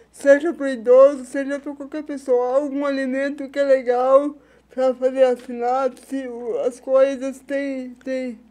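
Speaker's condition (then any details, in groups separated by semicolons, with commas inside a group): Cerebral palsy; spasticity, premature birth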